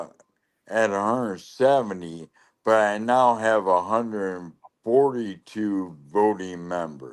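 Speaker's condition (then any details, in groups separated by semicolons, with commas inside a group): Lou Gehrig's disease (ALS)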